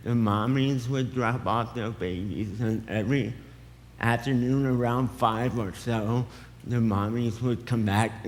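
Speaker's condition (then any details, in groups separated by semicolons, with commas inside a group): Cerebral palsy; affects speech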